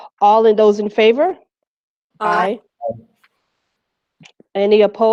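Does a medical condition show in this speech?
No.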